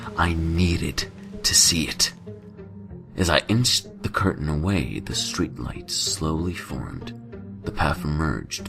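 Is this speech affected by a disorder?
No.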